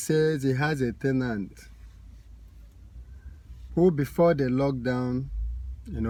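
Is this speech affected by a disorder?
No.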